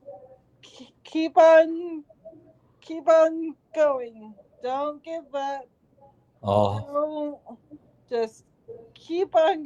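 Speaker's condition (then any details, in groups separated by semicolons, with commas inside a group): Cerebral palsy; talks too fast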